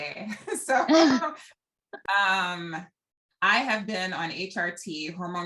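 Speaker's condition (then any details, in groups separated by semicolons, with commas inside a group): No condition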